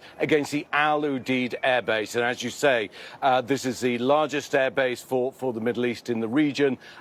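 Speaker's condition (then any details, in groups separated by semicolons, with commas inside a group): No condition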